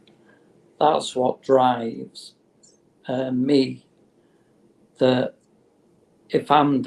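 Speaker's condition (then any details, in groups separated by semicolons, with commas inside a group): Motor neurone disease; terminal, no cure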